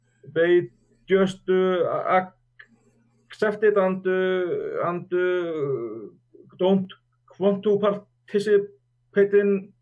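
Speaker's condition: Stuttering; stuttering since childhood, speech therapy ages 7 to 12 and 17 to 20, ELSA youth camps, no family members who stutter; repeated sounds, prolonged sounds, blocks

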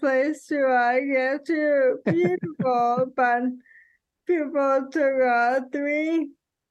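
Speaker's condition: ALS; onset with a finger not working

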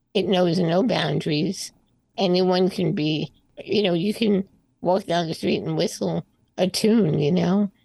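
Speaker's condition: Spinal muscular atrophy type 2; on oral breakthrough medication rebuilding motor neurons

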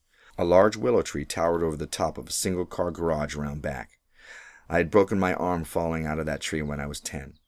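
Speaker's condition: No condition

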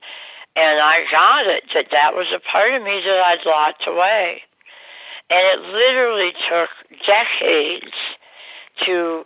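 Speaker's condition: Oral cancer surgery, jaw removal

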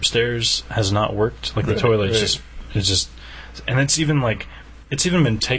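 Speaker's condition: No condition

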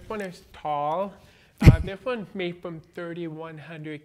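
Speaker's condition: Born deaf, cochlear implant, congenital

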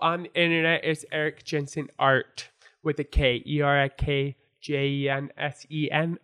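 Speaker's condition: Born deaf; congenital deafness from birth

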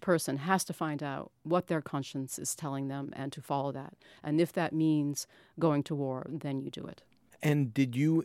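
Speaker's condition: No condition

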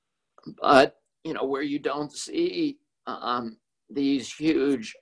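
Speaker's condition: Spasmodic dysphonia; not due to flu

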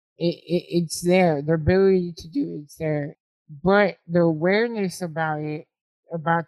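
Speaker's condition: Spinal muscular atrophy type 2

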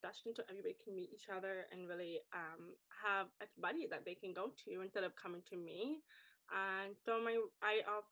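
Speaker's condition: Deafness, acquired deafness, wears hearing aids

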